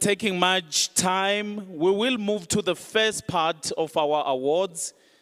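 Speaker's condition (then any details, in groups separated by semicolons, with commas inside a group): No condition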